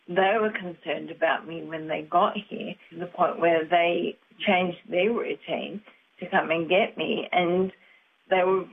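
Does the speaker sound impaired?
Yes: motor neurone disease; wheelchair user, cold locks muscles up, lock-ups take days, long exhaustion afterward.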